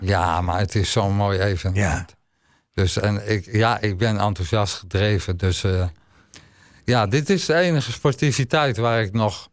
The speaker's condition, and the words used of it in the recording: ALS (motor neuron disease). Mm maar goed, blijkbaar ben ik nog wel goed te verstaan voor jou.